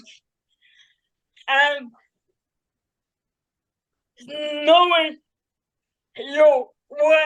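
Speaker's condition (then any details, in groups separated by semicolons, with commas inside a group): Cerebral palsy; caused by severe neonatal jaundice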